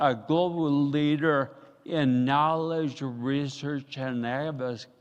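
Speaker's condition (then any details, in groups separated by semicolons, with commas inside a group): Ataxia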